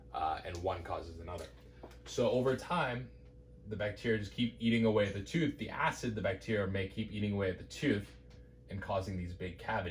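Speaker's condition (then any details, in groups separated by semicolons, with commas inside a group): No condition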